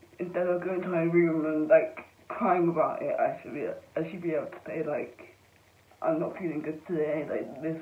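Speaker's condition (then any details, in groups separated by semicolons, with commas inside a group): Cerebral palsy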